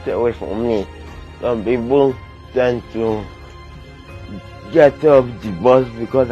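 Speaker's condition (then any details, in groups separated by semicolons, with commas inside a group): Cerebral palsy; limits movement and coordination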